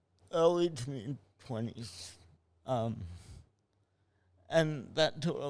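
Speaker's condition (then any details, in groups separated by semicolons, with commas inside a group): Cerebral palsy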